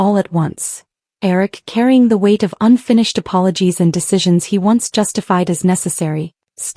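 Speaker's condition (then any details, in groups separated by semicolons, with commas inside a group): No condition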